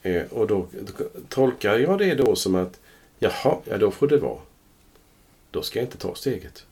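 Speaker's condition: No condition

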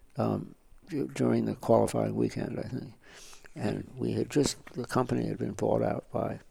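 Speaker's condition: Parkinson's; diagnosed about 50 years ago, first sign wrist tremor

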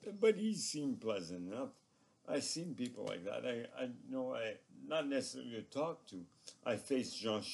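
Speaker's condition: ALS; living with it about three years

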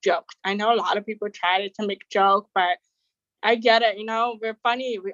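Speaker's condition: Deafness; has a disability

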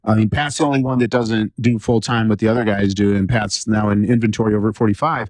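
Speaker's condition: No condition

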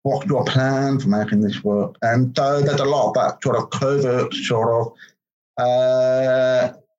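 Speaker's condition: Profound deafness; congenital, born deaf

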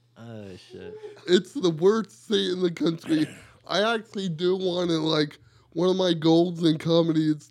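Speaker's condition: Cerebral palsy; two months premature

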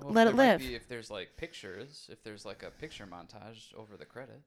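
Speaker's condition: No condition

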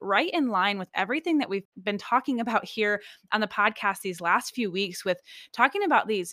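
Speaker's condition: No condition

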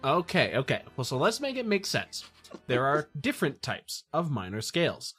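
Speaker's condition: No condition

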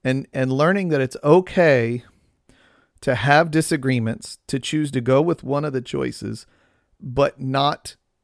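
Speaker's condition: No condition

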